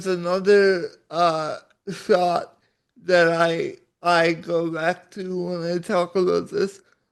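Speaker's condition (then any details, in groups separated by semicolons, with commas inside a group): Cerebral palsy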